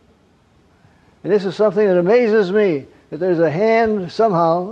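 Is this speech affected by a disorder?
Yes: Parkinson's; wakes at night.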